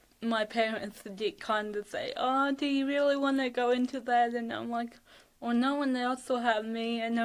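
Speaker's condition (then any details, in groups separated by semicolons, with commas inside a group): Cerebral palsy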